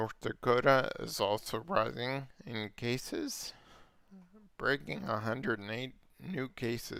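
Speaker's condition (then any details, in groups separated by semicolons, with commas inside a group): Multiple sclerosis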